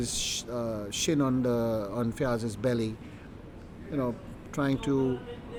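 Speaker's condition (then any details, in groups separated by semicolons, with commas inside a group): No condition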